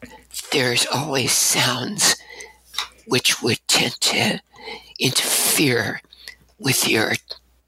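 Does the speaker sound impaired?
Yes: abductor spasmodic dysphonia; cords open involuntarily, much breathiness, staccato syllables, lengthened syllables give shaky tremor, focused speaking.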